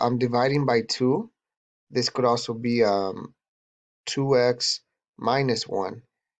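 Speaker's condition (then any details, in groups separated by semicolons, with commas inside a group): No condition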